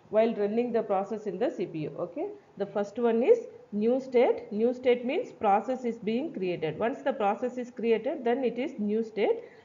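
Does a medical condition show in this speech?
No.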